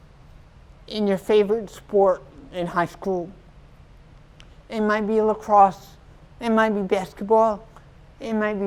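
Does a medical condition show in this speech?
Yes: cerebral palsy.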